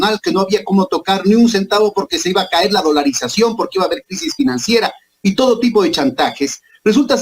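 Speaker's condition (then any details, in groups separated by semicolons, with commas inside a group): No condition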